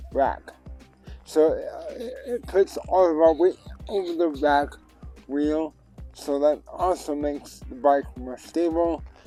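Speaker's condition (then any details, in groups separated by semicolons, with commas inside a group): Cerebral palsy; tends to mess up words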